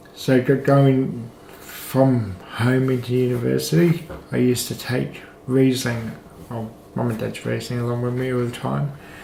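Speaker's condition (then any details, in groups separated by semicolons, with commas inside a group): Cerebral palsy, mild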